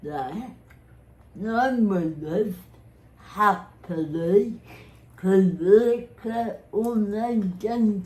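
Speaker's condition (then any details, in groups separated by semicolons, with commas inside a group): Cerebral palsy; spastic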